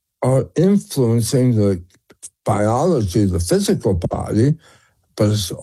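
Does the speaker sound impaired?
Yes: tongue cancer; presented with ear pain and hearing problem, malignant throat scan, later benign; slurred speech.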